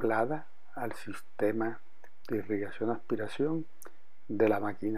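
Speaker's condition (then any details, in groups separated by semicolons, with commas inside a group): No condition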